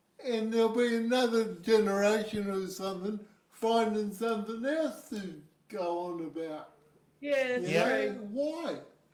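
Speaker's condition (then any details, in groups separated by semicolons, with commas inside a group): Cerebral palsy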